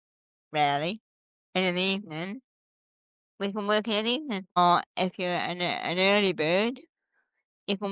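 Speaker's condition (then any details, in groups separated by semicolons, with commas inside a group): Cerebral palsy; since birth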